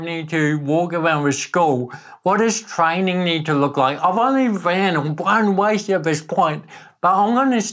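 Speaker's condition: Cerebral palsy; cerebral palsy from birth, occurred during birth, affects walking, talking and limbs, cannot get worse; improves with physical and voice workouts, drinks spill when out in public; voice slightly different and a little shaky, likened to an accent

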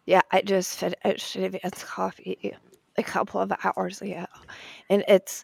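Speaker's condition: Spasmodic dysphonia; vocal cord disorder, diagnosed after praying for normal voice, repeated Botox injections silenced voice; Botox injections given up years ago, speaking without treatment; voice may sound like glitching audio, shaky, likened to NPR host Diane Rehm

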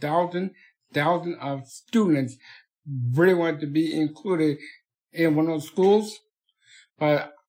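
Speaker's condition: Down syndrome

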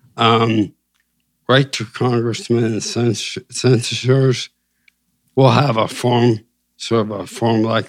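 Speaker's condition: ALS, limb onset

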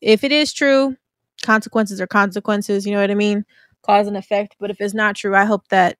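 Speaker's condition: No condition

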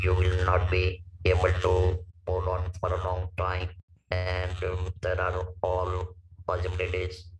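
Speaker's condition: Laryngectomy for vocal cord cancer, stage 4 vocal cord cancer; speaks with electrolarynx; tracheostomy

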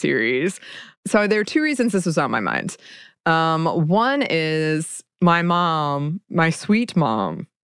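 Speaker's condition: No condition

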